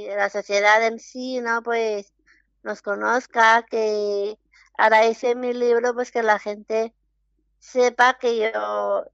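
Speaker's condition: Down syndrome; early intervention in childhood with speech therapy and early stimulation

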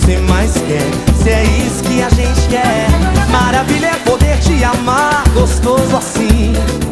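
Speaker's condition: No condition

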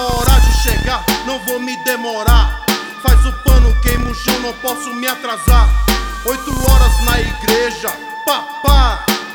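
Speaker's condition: No condition

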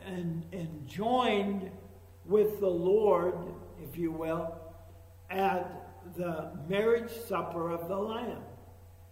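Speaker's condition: ALS; swallowing

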